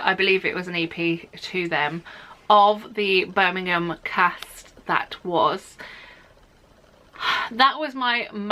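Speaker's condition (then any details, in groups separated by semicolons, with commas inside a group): No condition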